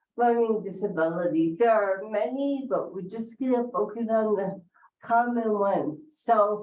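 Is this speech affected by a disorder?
Yes: cerebral palsy.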